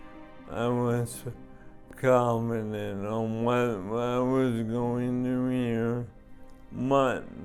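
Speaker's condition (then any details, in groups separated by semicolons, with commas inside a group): ALS; over 1.5 years since onset, weekly progression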